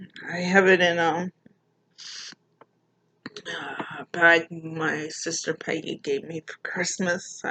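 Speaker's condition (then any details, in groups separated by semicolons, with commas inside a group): Mild cerebral palsy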